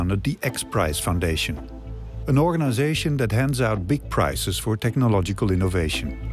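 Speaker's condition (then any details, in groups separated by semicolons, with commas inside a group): No condition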